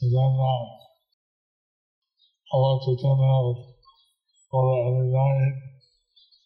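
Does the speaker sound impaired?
Yes: stroke with facial paralysis; half of face paralyzed; hard to understand for unfamiliar listeners, Deva Madhava repeats speech aloud.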